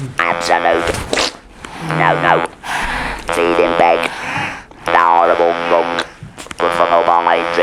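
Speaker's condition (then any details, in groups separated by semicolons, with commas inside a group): Laryngeal cancer with laryngectomy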